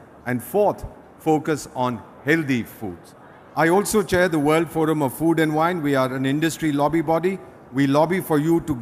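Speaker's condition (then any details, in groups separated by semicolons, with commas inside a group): No condition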